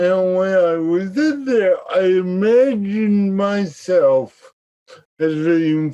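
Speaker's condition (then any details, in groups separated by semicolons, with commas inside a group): Cerebral palsy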